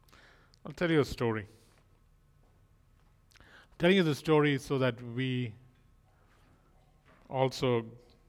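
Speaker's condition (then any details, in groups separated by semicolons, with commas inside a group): No condition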